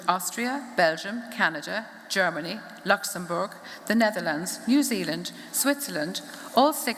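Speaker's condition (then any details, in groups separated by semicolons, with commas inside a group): No condition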